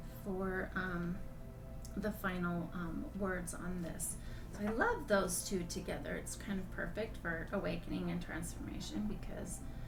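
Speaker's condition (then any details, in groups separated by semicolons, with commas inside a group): No condition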